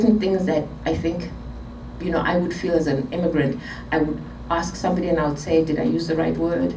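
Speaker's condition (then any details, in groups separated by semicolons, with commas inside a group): No condition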